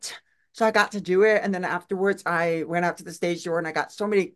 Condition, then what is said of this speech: Deafness. I use my voice. I recognize that.